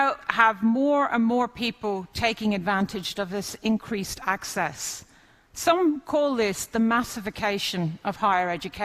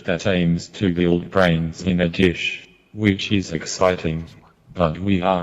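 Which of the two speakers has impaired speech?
The second: MND; breathing surgery; about three years since diagnosis; breathing impaired, required surgery, speaking through a speech-generating device.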